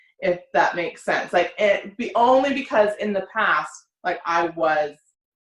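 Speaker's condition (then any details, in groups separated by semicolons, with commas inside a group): No condition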